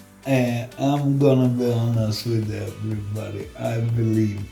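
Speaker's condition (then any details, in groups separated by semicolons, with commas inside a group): Multiple sclerosis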